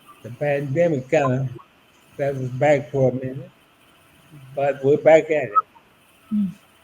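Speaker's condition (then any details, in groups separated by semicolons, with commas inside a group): ALS; about eight years since diagnosis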